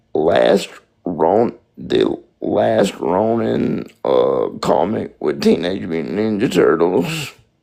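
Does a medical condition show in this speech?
Yes: spastic quadriplegic cerebral palsy.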